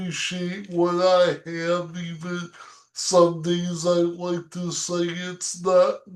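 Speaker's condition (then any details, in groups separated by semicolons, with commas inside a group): Cerebral palsy; present from birth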